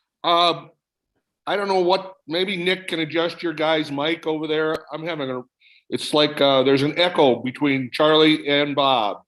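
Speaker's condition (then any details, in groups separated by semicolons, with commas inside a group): No condition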